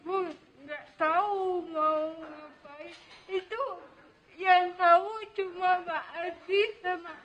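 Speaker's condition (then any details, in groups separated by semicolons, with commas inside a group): Cerebral palsy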